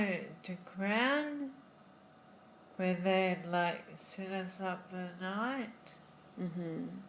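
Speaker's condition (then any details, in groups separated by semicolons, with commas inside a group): Friedreich's ataxia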